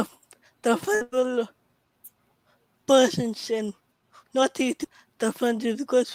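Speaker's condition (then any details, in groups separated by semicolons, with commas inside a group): Cerebral palsy; speech often hard to understand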